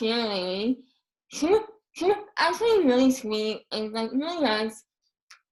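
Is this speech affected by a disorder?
Yes: Moebius syndrome; facial paralysis affects speech, infant feeding difficulty.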